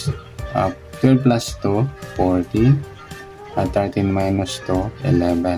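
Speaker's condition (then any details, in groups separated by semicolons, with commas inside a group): No condition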